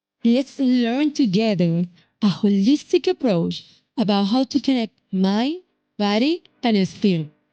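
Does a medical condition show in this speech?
No.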